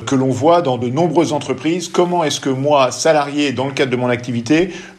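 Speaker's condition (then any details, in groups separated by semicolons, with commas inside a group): No condition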